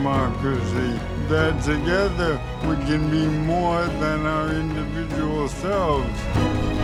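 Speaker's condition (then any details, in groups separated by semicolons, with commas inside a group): ALS; rapidly progressing whole-body paralysis, uses wheelchair; trouble breathing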